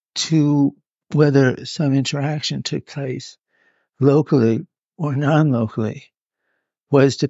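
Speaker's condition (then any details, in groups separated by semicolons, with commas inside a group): Parkinson's; hidden from others in early stages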